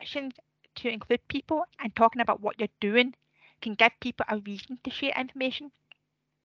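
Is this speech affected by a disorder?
Yes: deafness; speech sometimes affected.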